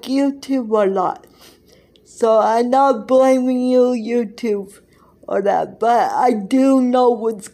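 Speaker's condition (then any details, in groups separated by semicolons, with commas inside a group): Cerebral palsy; present from birth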